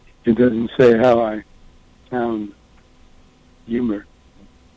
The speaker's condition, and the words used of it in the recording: Parkinson's disease. My voice I'm losing my voice.